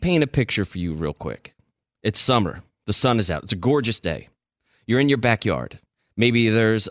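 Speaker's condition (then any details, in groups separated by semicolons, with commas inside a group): No condition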